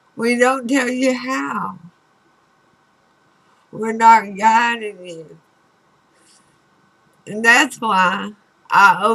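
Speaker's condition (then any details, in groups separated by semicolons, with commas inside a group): Throat cancer radiation damage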